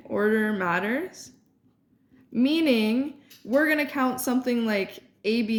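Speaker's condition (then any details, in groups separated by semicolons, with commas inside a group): No condition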